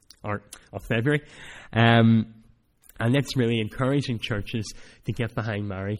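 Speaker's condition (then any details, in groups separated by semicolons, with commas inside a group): Cleft palate; speech not that clear at times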